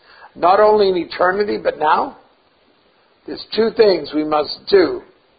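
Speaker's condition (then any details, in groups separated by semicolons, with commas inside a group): No condition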